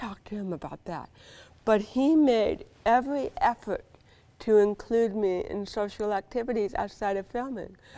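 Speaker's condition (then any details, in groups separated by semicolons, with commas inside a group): Cerebral palsy; from birth, spinal surgery c1 to c7, titanium in neck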